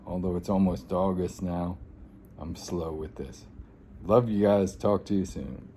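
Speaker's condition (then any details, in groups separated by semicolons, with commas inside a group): ALS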